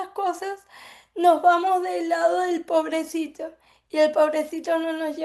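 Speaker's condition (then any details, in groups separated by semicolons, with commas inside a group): Cerebral palsy; affects speech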